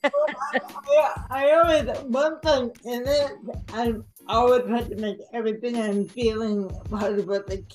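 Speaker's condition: Cerebral palsy; no breathing at birth for 45 minutes, diagnosed at age 2, mildly affects speaking and gait; mild speech impediment, sometimes hard to understand, mistaken for intoxicated, conscientious about clear diction

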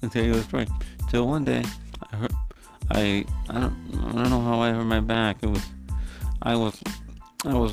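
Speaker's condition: Cerebral palsy; orthopedic doctor care in teens

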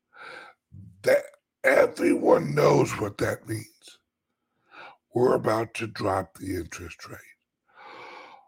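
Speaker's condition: Chronic voice problem; uses CPAP machine

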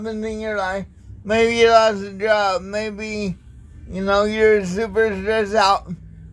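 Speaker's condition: Cerebral palsy

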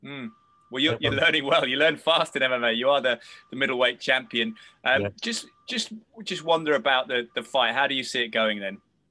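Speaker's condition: No condition

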